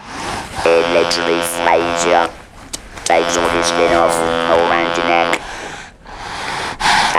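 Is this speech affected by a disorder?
Yes: laryngeal cancer with laryngectomy.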